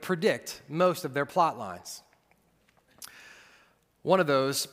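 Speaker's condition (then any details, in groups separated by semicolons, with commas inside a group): No condition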